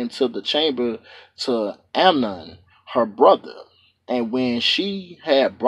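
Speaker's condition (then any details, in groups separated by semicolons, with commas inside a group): No condition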